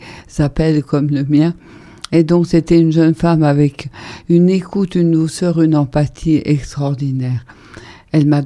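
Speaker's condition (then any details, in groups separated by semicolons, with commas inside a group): ALS (Charcot's disease); breathing difficulties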